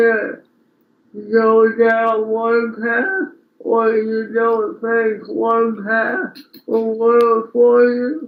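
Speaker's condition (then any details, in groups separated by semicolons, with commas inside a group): Speech impairment after birth surgery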